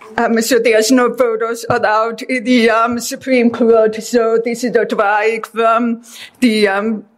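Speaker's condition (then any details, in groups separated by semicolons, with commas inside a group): Deafness; deaf since childhood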